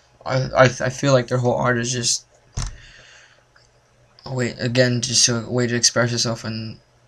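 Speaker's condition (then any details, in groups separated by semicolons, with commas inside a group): No condition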